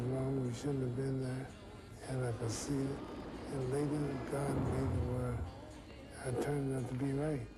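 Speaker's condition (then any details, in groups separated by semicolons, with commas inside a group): Parkinson's syndrome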